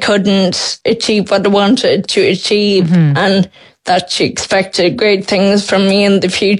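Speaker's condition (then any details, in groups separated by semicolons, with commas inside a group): Friedreich's ataxia; speech expected to disappear within years, synthetic voice expected, swallowing to worsen needing thickeners, possible ventilator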